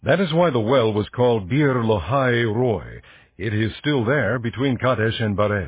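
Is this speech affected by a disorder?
No.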